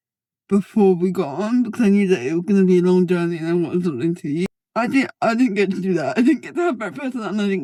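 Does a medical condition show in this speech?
Yes: cerebral palsy.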